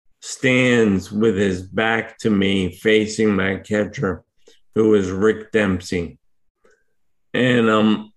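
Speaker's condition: ALS; difficulty speaking for long periods

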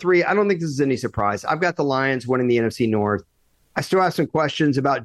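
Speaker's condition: No condition

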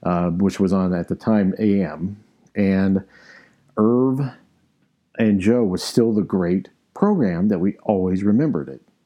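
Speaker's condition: No condition

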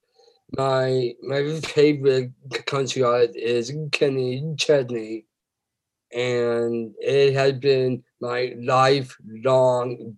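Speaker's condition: Down syndrome

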